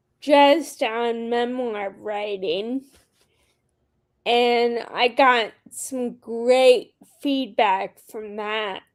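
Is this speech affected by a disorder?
Yes: Friedreich's ataxia; speech changed early, voice recognition often fails.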